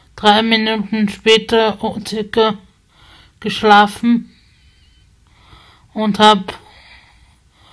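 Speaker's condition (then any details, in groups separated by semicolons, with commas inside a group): Spasticity from birth; multiple sclerosis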